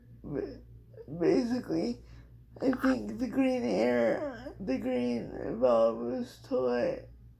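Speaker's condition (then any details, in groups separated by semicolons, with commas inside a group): Cerebral palsy; speech somewhat affected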